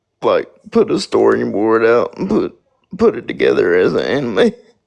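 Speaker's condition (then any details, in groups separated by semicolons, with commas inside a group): Spastic quadriplegic cerebral palsy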